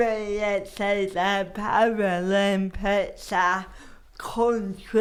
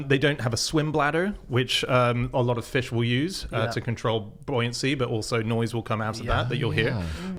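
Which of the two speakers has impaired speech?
The first: cerebral palsy.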